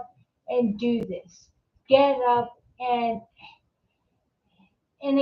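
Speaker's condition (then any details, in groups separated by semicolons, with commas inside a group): Multiple sclerosis; secondary progressive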